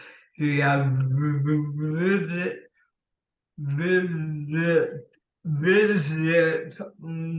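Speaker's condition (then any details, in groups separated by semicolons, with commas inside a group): Cerebral palsy; since childhood; speech impediment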